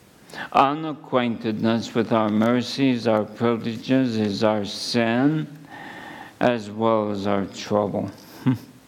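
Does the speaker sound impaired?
Yes: ALS; under neurologist care.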